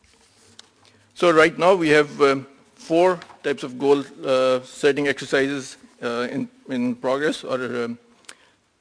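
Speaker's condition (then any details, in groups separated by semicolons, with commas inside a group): No condition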